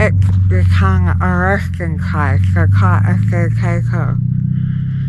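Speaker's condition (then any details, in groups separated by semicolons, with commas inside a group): Jaw cancer surgery; tracheostomy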